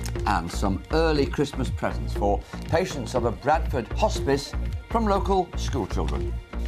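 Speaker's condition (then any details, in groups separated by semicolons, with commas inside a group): No condition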